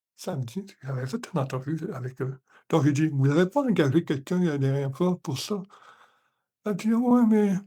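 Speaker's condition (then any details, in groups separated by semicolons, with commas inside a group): Hemiparalysis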